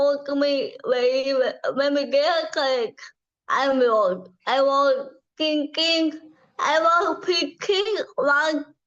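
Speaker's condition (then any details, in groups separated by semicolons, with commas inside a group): Cerebral palsy; from birth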